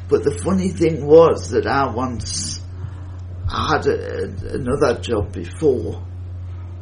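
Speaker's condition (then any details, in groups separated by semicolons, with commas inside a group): Cerebral palsy; first wheelchair fundraised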